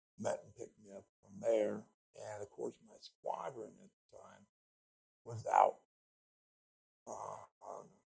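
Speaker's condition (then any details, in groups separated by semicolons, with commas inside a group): Speech impediment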